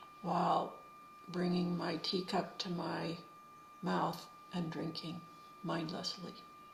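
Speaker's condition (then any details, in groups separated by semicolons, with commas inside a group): No condition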